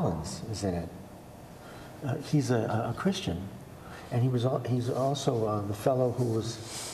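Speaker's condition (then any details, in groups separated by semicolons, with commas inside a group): No condition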